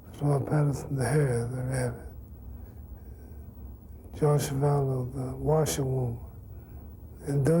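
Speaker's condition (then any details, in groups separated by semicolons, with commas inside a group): Parkinson's syndrome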